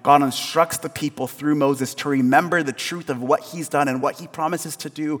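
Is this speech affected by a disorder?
No.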